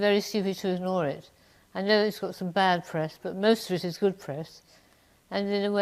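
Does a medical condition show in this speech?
Yes: Parkinson's disease; diagnosis delayed years; has speech therapy.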